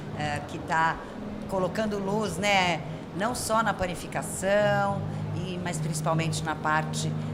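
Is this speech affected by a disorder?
No.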